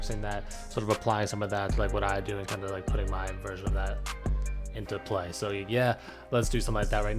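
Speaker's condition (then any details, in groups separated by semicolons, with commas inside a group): No condition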